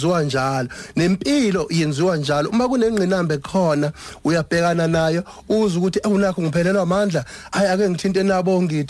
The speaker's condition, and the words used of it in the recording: None; typical speech.